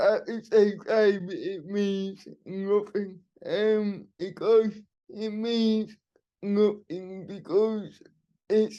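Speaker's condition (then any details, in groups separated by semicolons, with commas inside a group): Cerebral palsy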